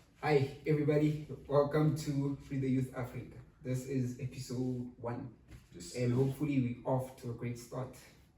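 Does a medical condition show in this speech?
No.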